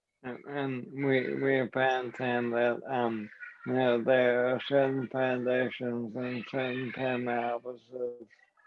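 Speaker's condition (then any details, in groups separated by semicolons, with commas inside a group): ALS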